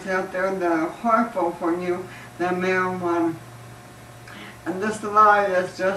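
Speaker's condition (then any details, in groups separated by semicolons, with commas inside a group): ALS; lost use of arms; terminal stage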